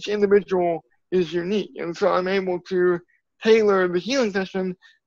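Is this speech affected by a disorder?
Yes: cerebral palsy; from birth.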